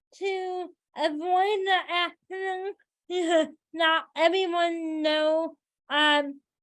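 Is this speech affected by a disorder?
Yes: cerebral palsy, spastic.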